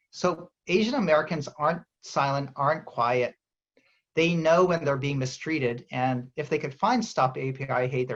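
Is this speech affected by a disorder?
No.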